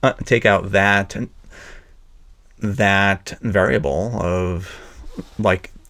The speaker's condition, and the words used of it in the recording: Stuttering. And I stuttered in there too on purpose.